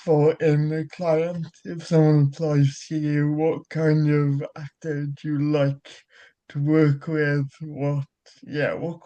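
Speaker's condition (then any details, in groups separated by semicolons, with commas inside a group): Cerebral palsy; childhood surgery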